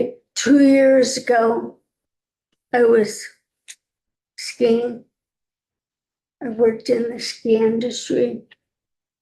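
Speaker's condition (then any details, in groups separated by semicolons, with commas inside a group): ALS; voice obviously deteriorating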